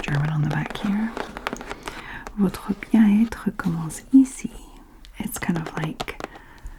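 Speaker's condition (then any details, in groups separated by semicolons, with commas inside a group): No condition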